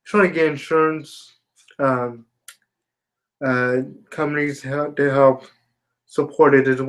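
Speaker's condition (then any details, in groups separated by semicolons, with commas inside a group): Spastic quadriplegia cerebral palsy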